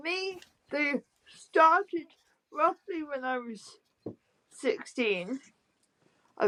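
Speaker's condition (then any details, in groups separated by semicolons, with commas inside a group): Spastic quadriplegic cerebral palsy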